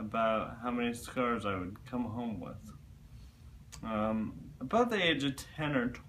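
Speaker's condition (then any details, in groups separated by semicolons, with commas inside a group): Cerebral palsy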